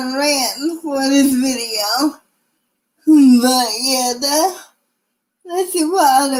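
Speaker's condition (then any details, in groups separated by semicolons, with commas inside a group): Cerebral palsy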